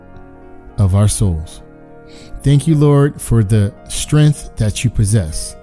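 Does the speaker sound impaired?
No.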